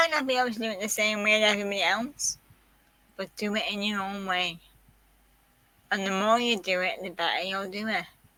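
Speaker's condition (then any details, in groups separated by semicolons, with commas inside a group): Quadriplegic cerebral palsy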